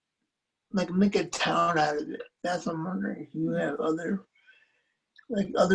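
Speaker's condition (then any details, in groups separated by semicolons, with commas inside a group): Cerebral palsy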